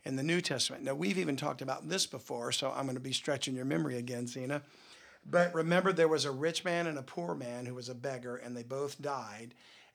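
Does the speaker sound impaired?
No.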